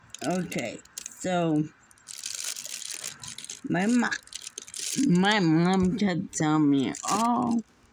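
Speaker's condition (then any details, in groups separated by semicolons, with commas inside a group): Muscular dystrophy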